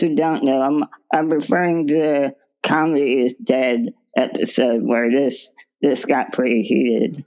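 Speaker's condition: Spinal muscular atrophy; progressive muscle weakness, wheelchair user, told was dead 14 years ago; weighs 44 pounds, started medication to stop worsening about two months ago

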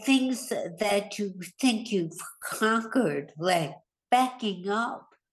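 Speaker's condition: Hemorrhagic stroke; brain works faster than tongue

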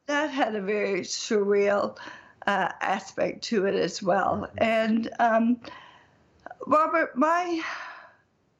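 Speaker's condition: Bulbar ALS; bulbar onset ALS, speech, swallow and breathing presentation, expected faster progression, voice expected to go sooner; recently diagnosed, choking first then speech changes, careful eating, breathing difficulty when choking, stamina can wane; lisp, difficulty with articulation, effortful tongue movement, not speaking clearly, ALS impact audible

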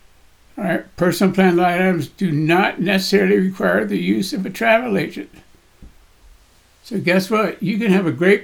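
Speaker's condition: Parkinson's disease; voice shakes, body shakes

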